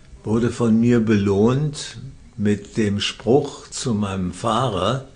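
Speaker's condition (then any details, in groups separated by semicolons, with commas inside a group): Parkinson's disease; diagnosed by a psychiatrist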